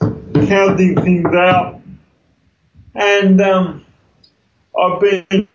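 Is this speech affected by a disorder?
Yes: cerebral palsy; congenital, affects movement in arms and legs, wheelchair user.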